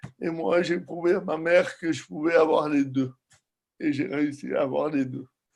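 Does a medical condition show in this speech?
Yes: cerebral palsy; from birth, lack of oxygen.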